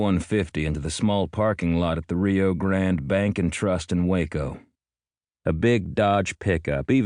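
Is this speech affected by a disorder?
No.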